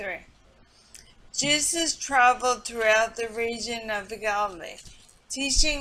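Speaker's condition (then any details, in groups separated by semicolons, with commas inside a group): Multiple sclerosis; speech affected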